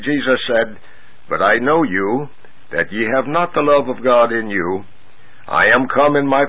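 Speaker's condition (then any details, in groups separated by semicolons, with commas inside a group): No condition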